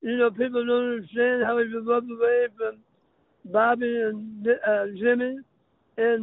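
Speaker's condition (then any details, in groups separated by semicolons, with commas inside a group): Throat cancer; throat cancer survivor, voice box kept, no hole in throat, lasting impact on throat and speech; speech impediment, may be hard to understand, sometimes chokes up while speaking; sounds like a very unique accent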